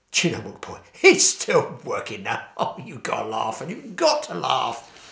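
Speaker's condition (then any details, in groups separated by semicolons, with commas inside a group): No condition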